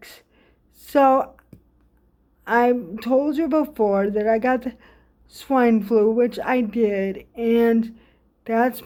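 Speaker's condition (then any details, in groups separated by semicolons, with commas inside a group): Cerebral palsy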